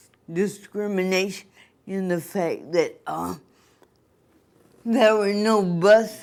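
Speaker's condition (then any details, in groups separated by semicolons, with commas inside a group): Cerebral palsy; cerebral palsy, from birth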